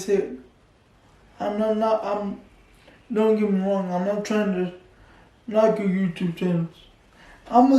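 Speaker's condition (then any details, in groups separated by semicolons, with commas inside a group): Cerebral palsy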